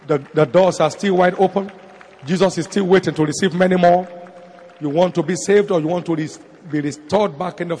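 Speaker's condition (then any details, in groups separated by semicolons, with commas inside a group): No condition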